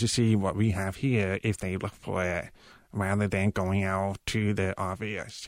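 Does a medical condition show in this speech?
Yes: profound deafness; cochlear implants received at age 18, interpreter used on Project Runway; uses cochlear implants, now hears sounds such as rain.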